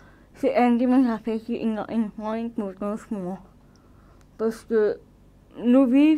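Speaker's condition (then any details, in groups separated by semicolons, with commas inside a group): Cerebral palsy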